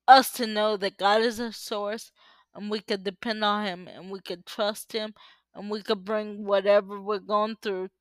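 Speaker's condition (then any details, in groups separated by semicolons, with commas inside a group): Cerebral palsy; uses power wheelchair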